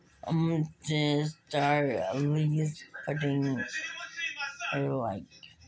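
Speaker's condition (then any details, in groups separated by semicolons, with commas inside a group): Muscular dystrophy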